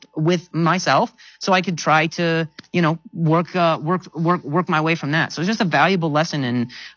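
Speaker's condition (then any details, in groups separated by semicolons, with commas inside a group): Stutter from traumatic brain injury, acquired neurogenic; age 20, softball hit to throat, fell on head, major concussion later diagnosed TBI, long undiagnosed; in therapy; initially staccato, not making sense, blunt force on vocal cords, minor vocal contusion; repeated sounds, repeated words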